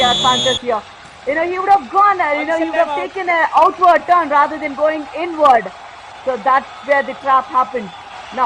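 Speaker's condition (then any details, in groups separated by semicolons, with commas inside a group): No condition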